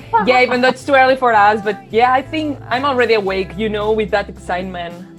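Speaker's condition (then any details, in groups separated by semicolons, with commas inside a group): No condition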